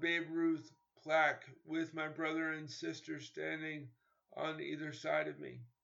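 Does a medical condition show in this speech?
Yes: cerebral palsy; later crutches.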